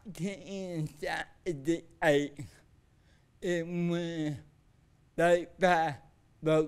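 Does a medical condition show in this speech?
Yes: cerebral palsy.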